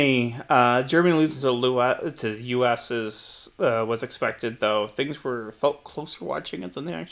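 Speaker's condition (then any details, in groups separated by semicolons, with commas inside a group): No condition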